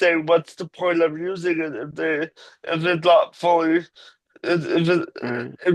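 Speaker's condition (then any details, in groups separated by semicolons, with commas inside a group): Cerebral palsy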